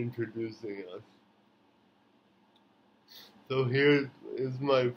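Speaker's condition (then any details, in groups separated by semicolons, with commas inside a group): Cerebral palsy; since birth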